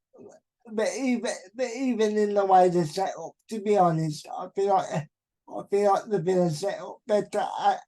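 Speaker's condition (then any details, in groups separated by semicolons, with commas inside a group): Cerebral palsy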